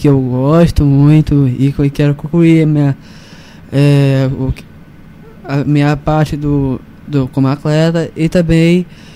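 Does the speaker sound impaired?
Yes: Down syndrome; genetic, present from birth, recognized soon after birth.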